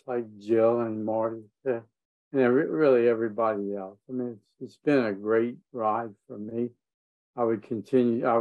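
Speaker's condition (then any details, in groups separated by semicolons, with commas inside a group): Parkinson's disease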